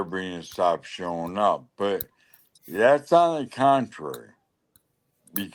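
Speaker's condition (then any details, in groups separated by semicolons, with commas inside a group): Lou Gehrig's disease (ALS)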